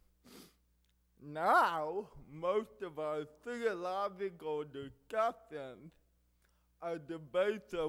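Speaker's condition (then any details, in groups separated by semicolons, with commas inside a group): Cerebral palsy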